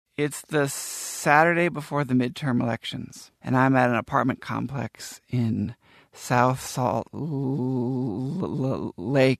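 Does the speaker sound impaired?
Yes: stuttering; lifelong stutter, at times covert about stuttering, especially in childhood; cannot say Ben, difficulty with word-initial stop consonants like b, explosive sounds hard; here blocks.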